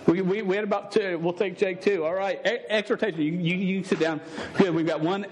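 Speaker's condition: Stuttering; long-standing stutter, present over 24 years, once fought calling to teach because unable to talk; says words would come out all wrong and different if he tried witnessing speech; repeated sounds, repeated words

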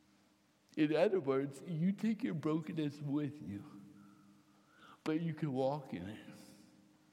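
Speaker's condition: Cerebral palsy; mild cerebral palsy from birth, torsional dystonia from eighth grade

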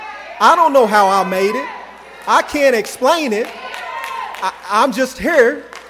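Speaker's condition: No condition

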